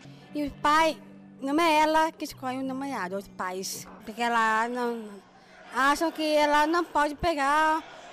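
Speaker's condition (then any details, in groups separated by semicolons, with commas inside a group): Down syndrome; speaks in radio interview, answers questions herself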